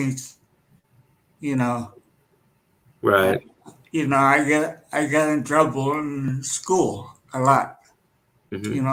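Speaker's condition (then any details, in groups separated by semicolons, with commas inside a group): Cerebral palsy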